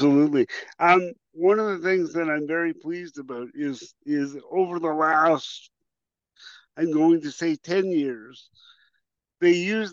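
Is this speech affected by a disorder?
Yes: cerebral palsy; some 40 years ago.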